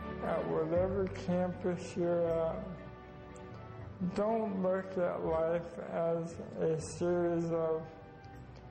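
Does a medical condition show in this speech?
Yes: ALS; ALS (Lou Gehrig's disease), diagnosed over 2 years before clip, progressing toward end of life; difficulty with speech, listeners must listen closely.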